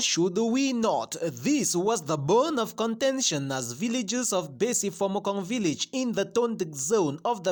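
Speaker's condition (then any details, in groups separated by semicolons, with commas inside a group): No condition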